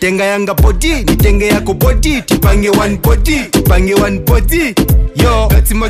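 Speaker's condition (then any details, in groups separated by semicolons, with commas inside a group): No condition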